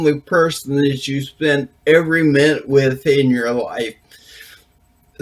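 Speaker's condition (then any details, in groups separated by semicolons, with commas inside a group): Brain injury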